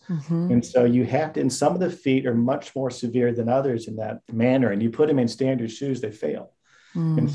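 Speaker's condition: No condition

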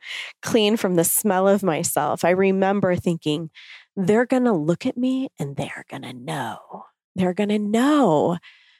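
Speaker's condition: No condition

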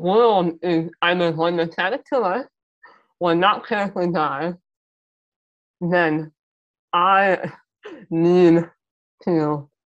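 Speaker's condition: Muscular dystrophy; mild speech impairment

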